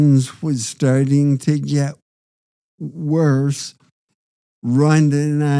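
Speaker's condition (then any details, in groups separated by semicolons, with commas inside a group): Parkinson's disease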